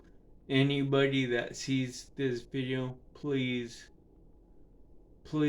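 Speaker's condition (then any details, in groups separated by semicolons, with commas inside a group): Cerebral palsy; affects speech and balance; no longer uses walker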